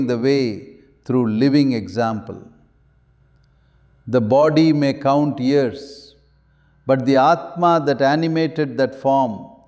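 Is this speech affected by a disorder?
No.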